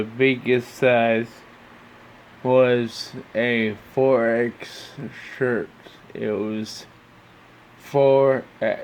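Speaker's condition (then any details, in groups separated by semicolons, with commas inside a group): Brain injury (brain shearing); brain shearing, vehicle accident, tracheostomy, weak right face and throat; outpatient rehab, trach hole healing, possible TENS for face, throat; voice sounds poor, hard to sing or accentuate, weak throat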